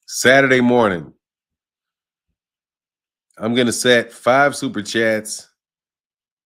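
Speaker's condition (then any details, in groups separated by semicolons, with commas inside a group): No condition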